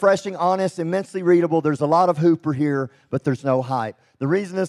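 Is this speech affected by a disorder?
Yes: cleft lip and palate; congenital.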